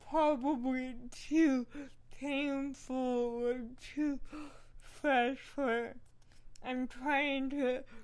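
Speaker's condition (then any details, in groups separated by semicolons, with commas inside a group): Cerebral palsy; working with speech therapist, rehearses comedy material repeatedly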